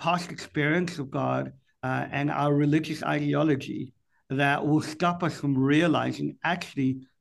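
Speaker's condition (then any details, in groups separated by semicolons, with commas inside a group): Cleft palate; speech impediment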